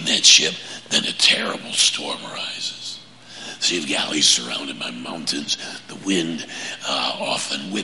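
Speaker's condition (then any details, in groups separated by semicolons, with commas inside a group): Laryngeal cancer; much weaker than before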